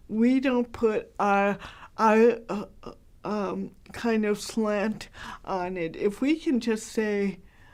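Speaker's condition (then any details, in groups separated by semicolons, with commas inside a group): Cerebral palsy, mild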